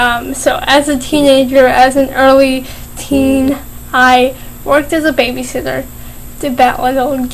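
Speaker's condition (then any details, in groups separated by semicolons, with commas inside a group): Cerebral palsy, mild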